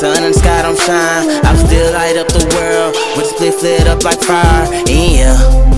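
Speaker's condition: No condition

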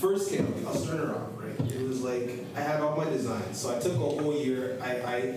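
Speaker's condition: No condition

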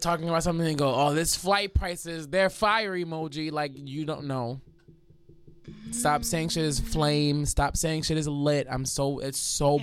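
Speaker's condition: No condition

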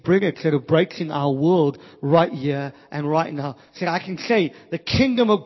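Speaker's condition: Cleft palate, Pierre Robin syndrome

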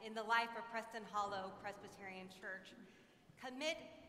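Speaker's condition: No condition

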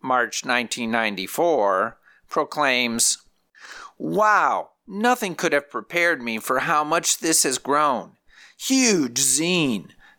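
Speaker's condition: No condition

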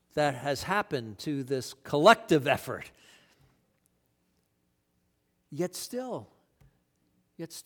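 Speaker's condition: No condition

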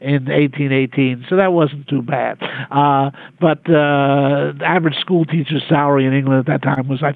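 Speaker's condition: No condition

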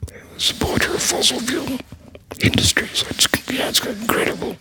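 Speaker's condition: Laryngectomy, voice prosthesis

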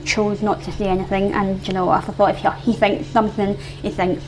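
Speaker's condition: Isolated cleft palate; congenital isolated cleft palate

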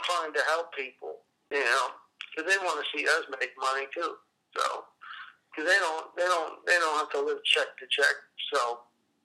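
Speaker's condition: Cerebral palsy; cerebral palsy present since childhood

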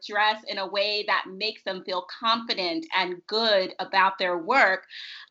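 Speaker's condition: No condition

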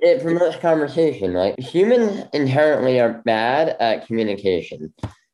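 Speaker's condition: Bilateral cleft lip; congenital bilateral

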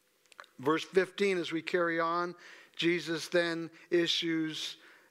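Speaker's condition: No condition

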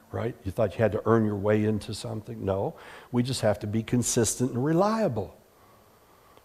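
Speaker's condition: No condition

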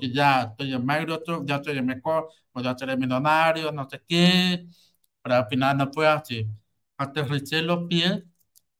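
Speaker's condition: Hearing loss with cochlear implant; congenital hearing loss, cochlear implant surgery, implant electrically stimulates cochlea

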